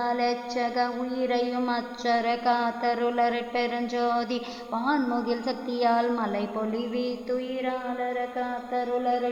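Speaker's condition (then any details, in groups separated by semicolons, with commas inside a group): No condition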